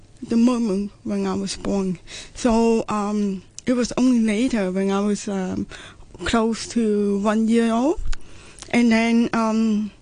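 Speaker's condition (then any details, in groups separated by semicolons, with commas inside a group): Profound deafness, congenital profound hearing loss; profound hearing loss from premature birth at eight months, not genetic, diagnosed near age one; speech therapy from age one, weekly speech training, daily training by mother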